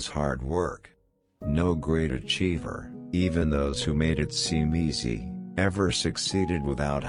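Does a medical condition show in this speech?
No.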